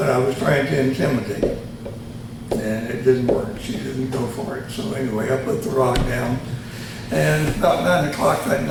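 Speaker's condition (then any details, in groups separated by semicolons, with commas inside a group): Tongue cancer surgery; both sides of tongue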